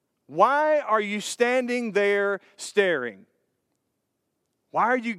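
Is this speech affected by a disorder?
No.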